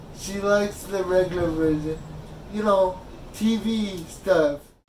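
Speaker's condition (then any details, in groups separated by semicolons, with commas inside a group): Cerebral palsy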